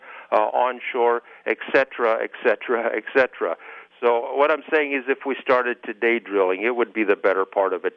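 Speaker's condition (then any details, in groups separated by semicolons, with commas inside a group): No condition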